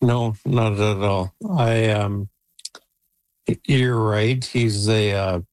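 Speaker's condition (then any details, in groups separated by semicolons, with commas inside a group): ALS; age 48, Neuralink N1 brain implant about 3 months, Toronto Western Hospital trial, thought-controlled computer; voice banked with 11 Labs for AI voice, communicating by computer through Neuralink implant; voice declining, expects soon to lose ability to talk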